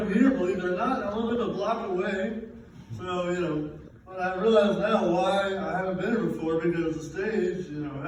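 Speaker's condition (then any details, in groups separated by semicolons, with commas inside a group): Cerebral palsy; present from birth, uses scooter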